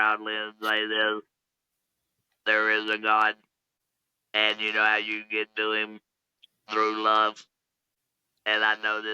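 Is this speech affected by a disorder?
Yes: laryngectomy, electrolarynx; larynx removed for smoking-related laryngeal cancer.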